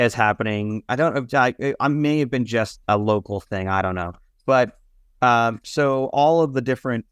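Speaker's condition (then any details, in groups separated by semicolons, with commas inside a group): No condition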